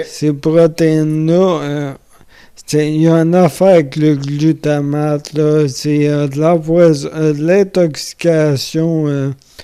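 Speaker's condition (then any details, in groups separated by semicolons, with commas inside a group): Amyotrophic lateral sclerosis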